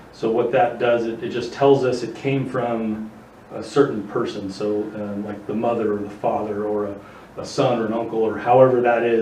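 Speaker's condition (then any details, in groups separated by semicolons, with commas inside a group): No condition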